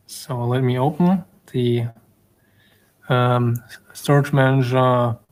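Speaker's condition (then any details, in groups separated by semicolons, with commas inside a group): No condition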